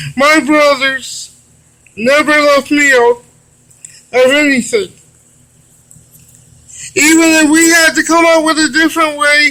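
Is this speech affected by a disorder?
Yes: cerebral palsy; limited use of the hands.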